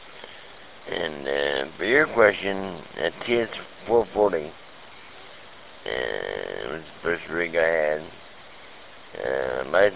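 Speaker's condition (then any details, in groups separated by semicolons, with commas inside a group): Speech impediment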